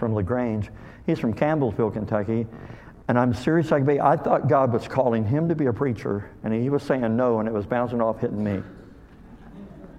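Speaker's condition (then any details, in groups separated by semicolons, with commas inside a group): Cleft lip and palate; called hair lip; speech hard for others to understand in youth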